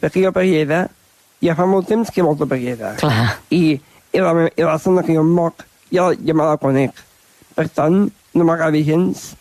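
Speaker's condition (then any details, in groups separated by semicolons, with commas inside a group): Down syndrome; different learning pace; age 30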